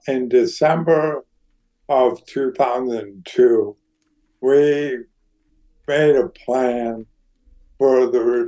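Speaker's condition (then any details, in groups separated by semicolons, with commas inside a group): ALS; declining health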